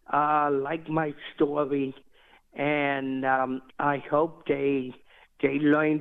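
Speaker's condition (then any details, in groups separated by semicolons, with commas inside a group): Cerebral palsy; never expected to walk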